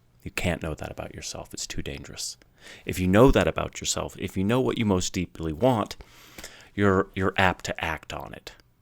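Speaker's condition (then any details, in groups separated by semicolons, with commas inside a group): No condition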